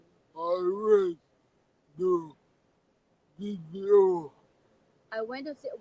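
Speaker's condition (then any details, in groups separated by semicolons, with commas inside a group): Severe cerebral palsy; speech hard to understand, wife interprets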